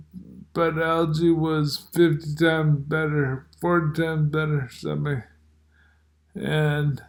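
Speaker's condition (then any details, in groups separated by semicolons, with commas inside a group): Multiple sclerosis; 17 years since onset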